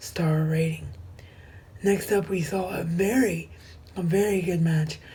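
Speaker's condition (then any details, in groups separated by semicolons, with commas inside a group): Cerebral palsy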